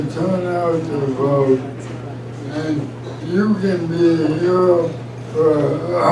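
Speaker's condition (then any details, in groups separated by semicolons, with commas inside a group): ALS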